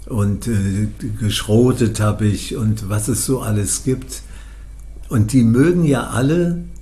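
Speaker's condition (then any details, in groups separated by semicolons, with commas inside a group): Parkinson's disease; physically active, symptoms barely noticeable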